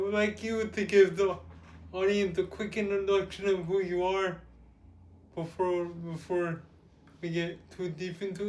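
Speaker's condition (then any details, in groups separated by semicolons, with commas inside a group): Cerebral palsy; with developmental delay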